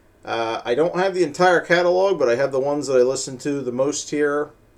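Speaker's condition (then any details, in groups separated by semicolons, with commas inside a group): No condition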